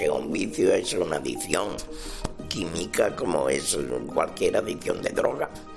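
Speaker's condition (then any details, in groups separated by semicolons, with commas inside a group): Partial laryngectomy; laryngeal cancer from heavy smoking, radiotherapy, chemotherapy, part of larynx removed, tracheoesophageal valve prosthesis; recovered from laryngeal cancer, wears tracheoesophageal valve prosthesis; voice via one-way tracheoesophageal valve, lung air exits through mouth, keeps swallowed material from lungs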